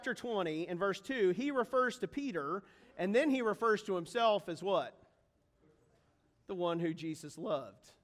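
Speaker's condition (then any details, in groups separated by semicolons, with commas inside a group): No condition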